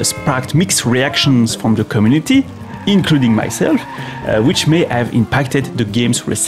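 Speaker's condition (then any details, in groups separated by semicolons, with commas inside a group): No condition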